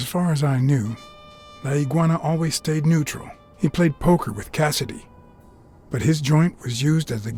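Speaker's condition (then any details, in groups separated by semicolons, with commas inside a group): No condition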